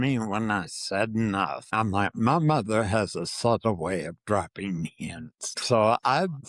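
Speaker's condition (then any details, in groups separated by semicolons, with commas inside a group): Parkinson's disease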